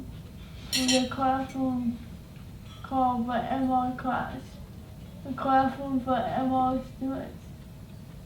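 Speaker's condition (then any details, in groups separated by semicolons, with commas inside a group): Cerebral palsy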